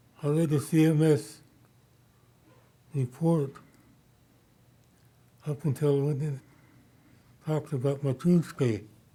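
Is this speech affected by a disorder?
Yes: Parkinson's disease; new medication.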